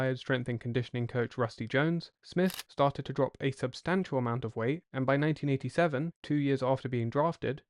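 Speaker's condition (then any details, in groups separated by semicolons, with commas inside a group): No condition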